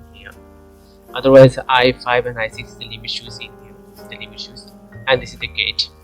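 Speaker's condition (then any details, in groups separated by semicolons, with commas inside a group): No condition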